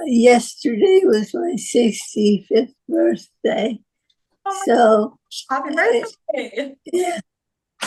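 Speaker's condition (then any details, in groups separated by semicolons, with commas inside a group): Parkinson's disease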